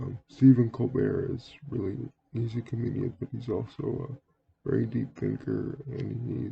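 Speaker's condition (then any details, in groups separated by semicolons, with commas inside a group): Cerebral palsy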